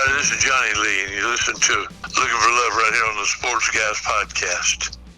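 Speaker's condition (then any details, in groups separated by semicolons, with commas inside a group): Parkinson's; brain surgery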